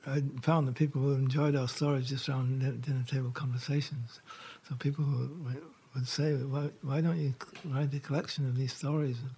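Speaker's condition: Parkinson's; diagnosed about 4 years ago

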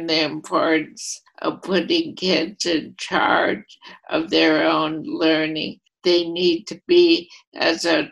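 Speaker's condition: ALS, primary lateral sclerosis; voice affected

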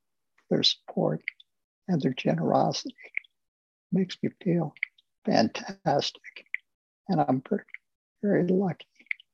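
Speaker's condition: ALS; ALS diagnosed about 2.5 years ago, full-time wheelchair, cannot really move arms and legs, feeding tube; moves only index finger, clicker controls computer screen, 90% nutrition via feeding tube; voice too weak for interviews, little voice today, breathless sooner, less swallow, easy-swallow foods only

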